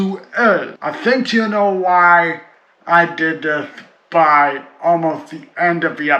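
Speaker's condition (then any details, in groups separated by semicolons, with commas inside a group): Cerebral palsy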